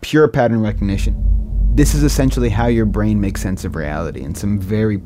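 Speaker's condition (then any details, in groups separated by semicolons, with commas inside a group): No condition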